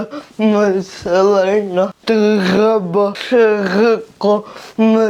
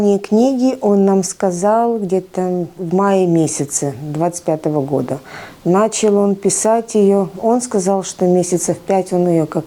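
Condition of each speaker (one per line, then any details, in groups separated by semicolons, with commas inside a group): Cerebral palsy
No condition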